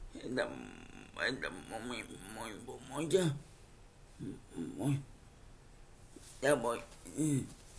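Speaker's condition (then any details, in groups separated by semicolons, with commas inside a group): Cerebral palsy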